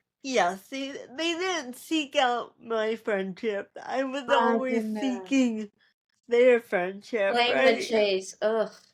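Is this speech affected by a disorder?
Yes: cerebral palsy; speech therapy as child.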